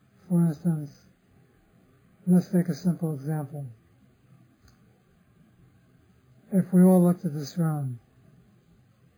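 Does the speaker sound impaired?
Yes: Parkinson's disease; others offer remedies.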